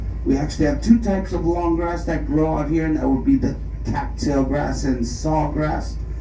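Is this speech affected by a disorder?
No.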